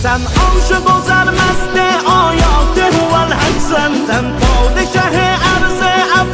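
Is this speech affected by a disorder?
No.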